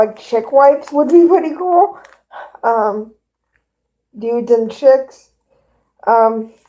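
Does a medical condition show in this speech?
Yes: cerebral palsy; both hands affected.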